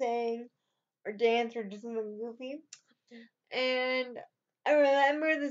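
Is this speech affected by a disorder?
Yes: cerebral palsy.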